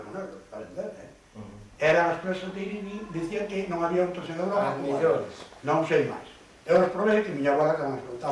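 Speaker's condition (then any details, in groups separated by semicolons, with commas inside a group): No condition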